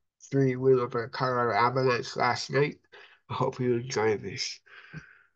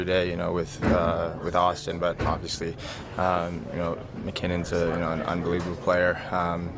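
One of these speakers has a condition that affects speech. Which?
The first: cerebral palsy; from birth, affects brain and body muscles.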